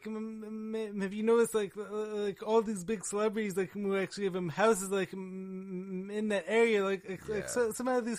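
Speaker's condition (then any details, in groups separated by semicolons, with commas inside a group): Stammering and stuttering; acquired, neurological damage from severe pneumonia, 21 antibiotics, steroids, intubation, ventilator, induced coma, stutter began later; minimal editing leaves speech issues on display; prolonged sounds, blocks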